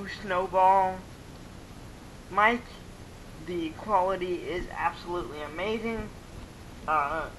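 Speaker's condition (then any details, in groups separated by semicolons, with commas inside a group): Cerebral palsy, mild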